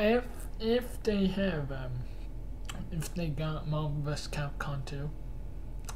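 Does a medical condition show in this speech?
Yes: cerebral palsy.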